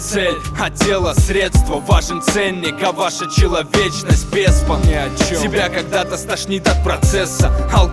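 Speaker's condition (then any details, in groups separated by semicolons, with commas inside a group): No condition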